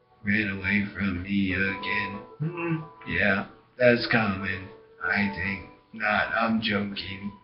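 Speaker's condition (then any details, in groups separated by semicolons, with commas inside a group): Brain injury; bicycle accident head injury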